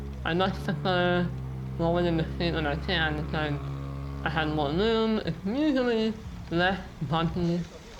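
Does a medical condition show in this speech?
Yes: muscular dystrophy.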